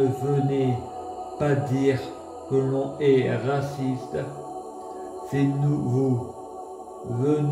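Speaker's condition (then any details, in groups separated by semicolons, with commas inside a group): Multiple sclerosis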